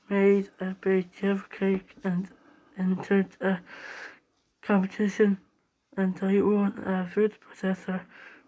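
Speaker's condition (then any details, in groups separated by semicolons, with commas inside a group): Down syndrome; age 17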